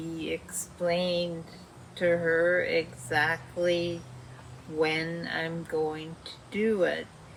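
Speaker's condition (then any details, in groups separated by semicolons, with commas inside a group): Dysarthria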